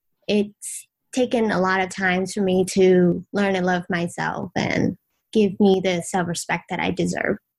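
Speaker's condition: No condition

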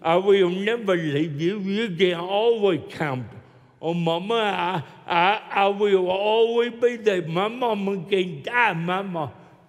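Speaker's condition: Cerebral palsy; walks with limp

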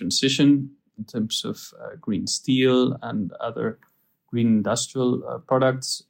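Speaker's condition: No condition

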